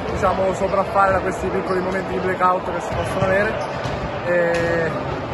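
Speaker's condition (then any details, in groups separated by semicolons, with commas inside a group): No condition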